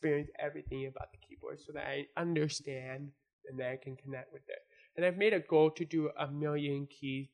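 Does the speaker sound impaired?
Yes: born deaf; congenital deafness from birth; had to learn to speak and hear, hard, first full sentence at age five, English difficult.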